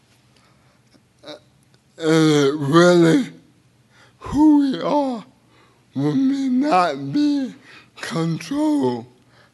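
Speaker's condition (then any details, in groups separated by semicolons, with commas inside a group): Cerebral palsy; a little difficult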